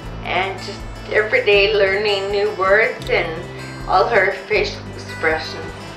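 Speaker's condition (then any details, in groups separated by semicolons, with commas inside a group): Friedreich's ataxia; Friedreich's ataxia, affects speech and balance; onset late 20s, diagnosed around 30, balance declining; pronunciation harder, slower careful speech, locals understand easily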